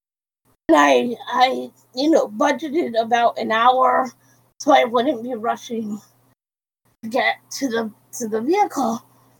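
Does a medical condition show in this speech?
Yes: cerebral palsy; quadriplegic, brain damage from lack of oxygen at birth, diagnosed about age one, wheelchair user.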